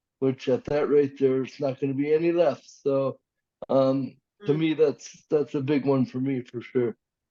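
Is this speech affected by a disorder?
Yes: cerebral palsy.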